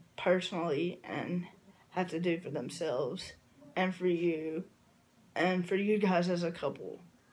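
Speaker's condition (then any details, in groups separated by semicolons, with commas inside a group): Cerebral palsy; from birth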